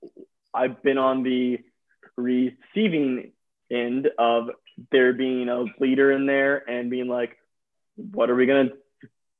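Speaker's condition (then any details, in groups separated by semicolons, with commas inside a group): Stuttering; stuttering since around age five, group therapy at school, private therapist in Birmingham, therapy five to 18; still stutters; prolonged sounds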